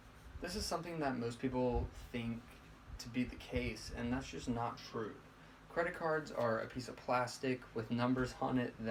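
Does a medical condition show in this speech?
No.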